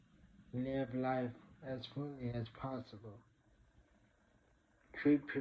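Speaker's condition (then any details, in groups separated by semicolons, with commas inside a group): Traumatic brain injury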